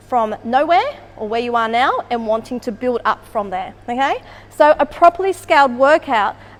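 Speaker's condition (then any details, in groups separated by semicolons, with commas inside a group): No condition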